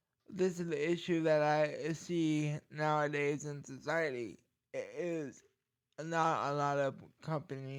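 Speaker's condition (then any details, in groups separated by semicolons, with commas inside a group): Cerebral palsy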